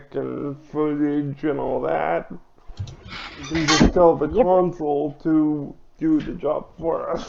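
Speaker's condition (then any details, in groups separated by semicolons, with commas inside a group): Cerebral palsy; limbs affected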